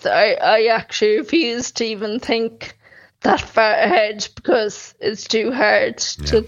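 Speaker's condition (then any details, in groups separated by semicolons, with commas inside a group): Friedreich's ataxia; drug treatment refused, campaigning for access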